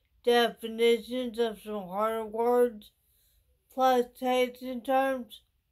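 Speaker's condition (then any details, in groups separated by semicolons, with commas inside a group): Traumatic brain injury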